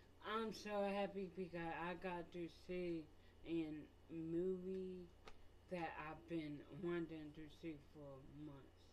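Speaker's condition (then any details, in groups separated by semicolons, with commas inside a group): Mild cerebral palsy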